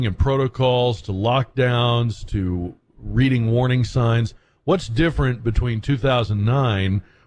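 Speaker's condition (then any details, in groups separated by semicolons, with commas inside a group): No condition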